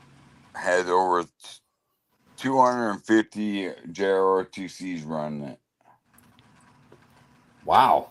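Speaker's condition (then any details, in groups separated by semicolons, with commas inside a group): Lou Gehrig's disease (ALS)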